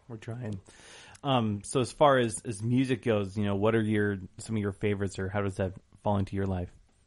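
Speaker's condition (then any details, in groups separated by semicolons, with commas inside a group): No condition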